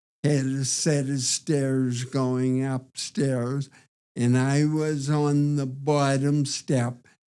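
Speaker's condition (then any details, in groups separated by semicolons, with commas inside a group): Parkinson's disease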